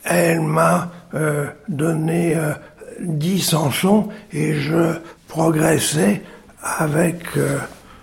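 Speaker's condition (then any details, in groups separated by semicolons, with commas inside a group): Stroke with aphasia; halting, needs time, repeats phrases after helper, understood well only by few people, worse with fear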